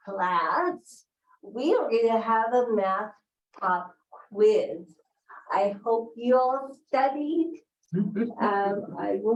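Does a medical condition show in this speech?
Yes: cerebral palsy.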